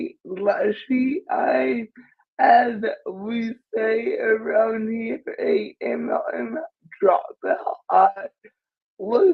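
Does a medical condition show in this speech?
Yes: cerebral palsy.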